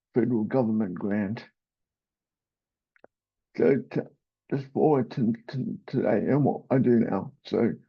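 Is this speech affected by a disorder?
Yes: cerebral palsy.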